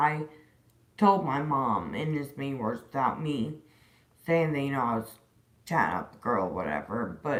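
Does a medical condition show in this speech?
Yes: disability causing slurred speech.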